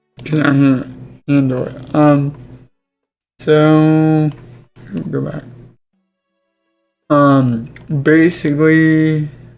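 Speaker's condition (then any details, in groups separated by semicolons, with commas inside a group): Cerebral palsy; affects legs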